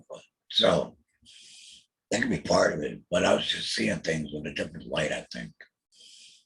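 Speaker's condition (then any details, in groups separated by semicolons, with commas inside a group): Total laryngectomy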